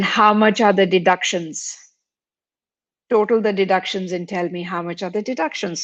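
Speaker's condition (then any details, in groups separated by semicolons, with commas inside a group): No condition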